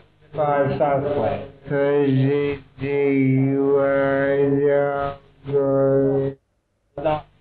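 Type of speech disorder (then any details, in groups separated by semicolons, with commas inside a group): Spastic dysarthria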